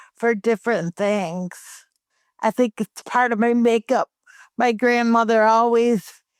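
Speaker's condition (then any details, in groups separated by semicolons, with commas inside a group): Cerebral palsy; present from birth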